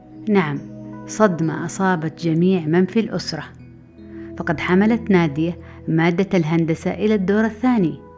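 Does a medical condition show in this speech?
No.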